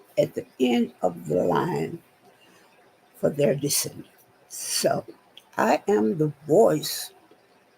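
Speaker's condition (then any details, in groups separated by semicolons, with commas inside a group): Spinal neurosarcoidosis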